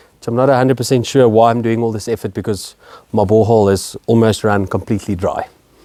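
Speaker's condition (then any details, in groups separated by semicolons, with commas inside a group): No condition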